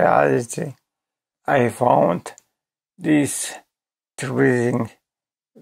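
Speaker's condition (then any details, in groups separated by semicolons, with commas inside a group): ALS; voice severely damaged, hard to understand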